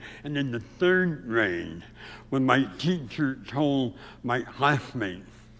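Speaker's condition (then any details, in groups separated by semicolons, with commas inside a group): Severe speech impediment; about age 84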